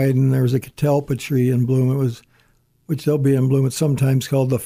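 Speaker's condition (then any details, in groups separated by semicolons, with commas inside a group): Parkinson's disease; stutters and stammers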